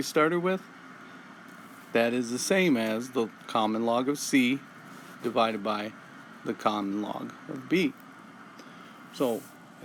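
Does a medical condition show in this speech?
No.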